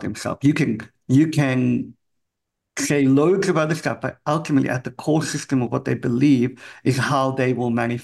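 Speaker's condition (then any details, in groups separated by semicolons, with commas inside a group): Cleft palate; congenital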